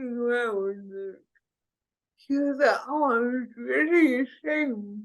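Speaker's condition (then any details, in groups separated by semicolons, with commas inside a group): Cerebral palsy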